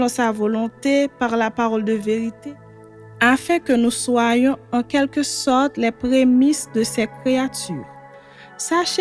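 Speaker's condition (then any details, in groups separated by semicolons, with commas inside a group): No condition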